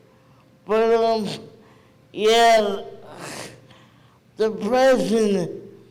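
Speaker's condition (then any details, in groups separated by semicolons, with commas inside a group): Cerebral palsy; present from birth, premature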